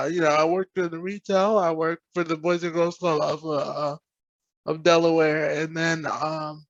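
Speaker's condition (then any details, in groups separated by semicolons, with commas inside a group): Cerebral palsy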